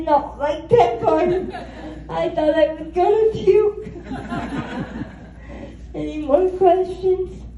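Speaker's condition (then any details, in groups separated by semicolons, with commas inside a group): Cerebral palsy; spastic quadriplegia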